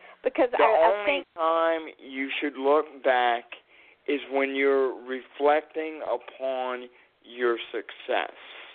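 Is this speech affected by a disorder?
Yes: cerebral palsy.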